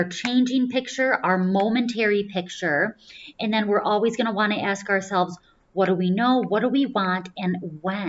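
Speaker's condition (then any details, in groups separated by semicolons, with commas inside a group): No condition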